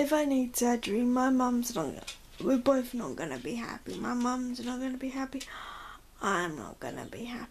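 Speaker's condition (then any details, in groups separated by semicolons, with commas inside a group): Cerebral palsy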